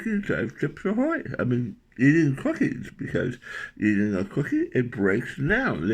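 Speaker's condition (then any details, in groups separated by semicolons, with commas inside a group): Tongue cancer surgery, tongue graft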